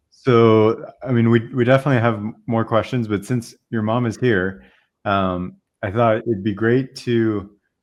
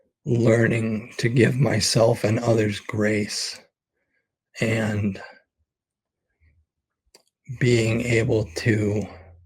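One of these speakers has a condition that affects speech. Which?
The second: ALS; brain-computer interface implant; progression recently faster, some middle finger movement remains; expects to lose voice very soon.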